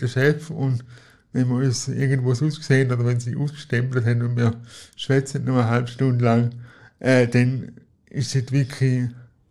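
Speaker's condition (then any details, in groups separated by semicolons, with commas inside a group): Cerebral palsy; wheelchair user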